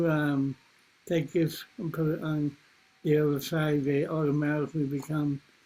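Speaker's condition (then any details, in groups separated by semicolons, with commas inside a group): Cerebral palsy; from birth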